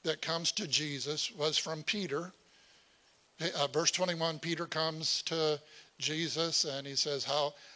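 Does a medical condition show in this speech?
No.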